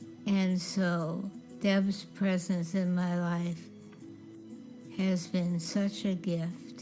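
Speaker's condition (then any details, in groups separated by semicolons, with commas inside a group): Parkinson's disease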